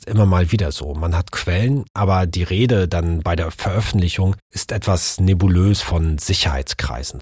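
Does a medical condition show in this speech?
No.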